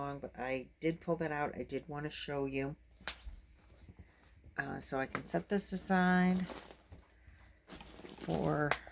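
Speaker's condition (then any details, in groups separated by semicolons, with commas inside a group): No condition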